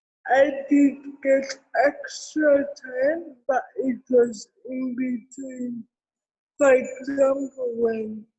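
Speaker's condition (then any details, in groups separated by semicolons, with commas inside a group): Cerebral palsy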